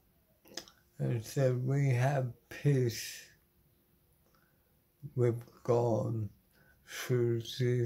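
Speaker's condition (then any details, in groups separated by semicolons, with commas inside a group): Motor neuron disease; terminal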